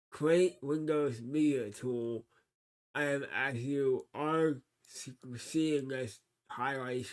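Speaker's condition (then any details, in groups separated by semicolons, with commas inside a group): Cerebral palsy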